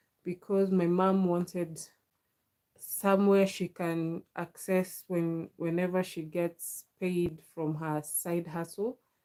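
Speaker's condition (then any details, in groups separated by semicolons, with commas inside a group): No condition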